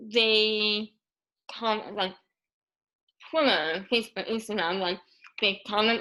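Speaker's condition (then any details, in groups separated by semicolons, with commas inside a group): Moebius syndrome; paralyzed tongue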